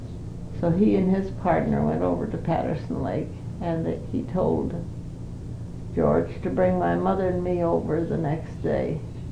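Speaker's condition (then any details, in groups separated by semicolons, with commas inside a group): Parkinson's disease; not very able to do much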